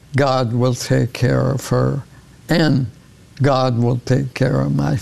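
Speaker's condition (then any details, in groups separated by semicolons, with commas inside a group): ALS; progressive ALS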